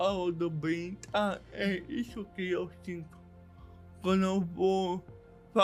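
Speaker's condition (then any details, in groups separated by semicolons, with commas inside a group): Cerebral palsy; diagnosed in childhood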